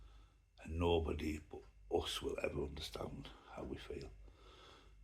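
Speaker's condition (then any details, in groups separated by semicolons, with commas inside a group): Myasthenia gravis; garbled speech at onset, swallowing, chewing affected, breathless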